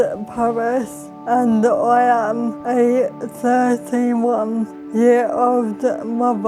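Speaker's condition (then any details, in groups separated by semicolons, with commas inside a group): MND; diagnosed at 26, about five years ago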